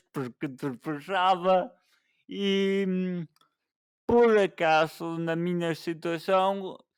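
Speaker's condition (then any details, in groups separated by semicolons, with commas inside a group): Cerebral palsy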